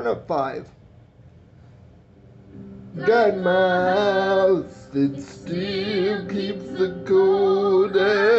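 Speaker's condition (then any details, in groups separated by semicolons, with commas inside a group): Cerebral palsy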